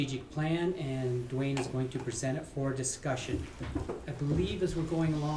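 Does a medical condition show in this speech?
No.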